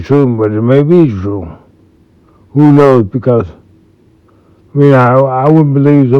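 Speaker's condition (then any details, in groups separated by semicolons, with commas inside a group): Multiple sclerosis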